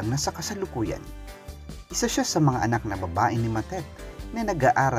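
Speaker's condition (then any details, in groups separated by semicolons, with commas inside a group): No condition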